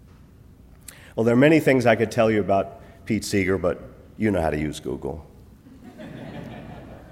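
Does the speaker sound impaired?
No.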